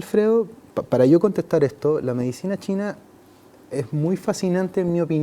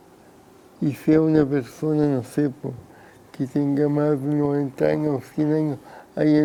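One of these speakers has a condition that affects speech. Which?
The second: cerebral palsy.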